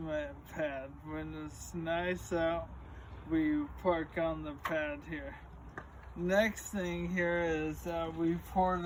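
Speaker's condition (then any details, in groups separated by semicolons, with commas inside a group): ALS; starting to lose voice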